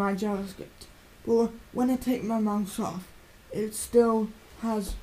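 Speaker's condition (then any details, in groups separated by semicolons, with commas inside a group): Cerebral palsy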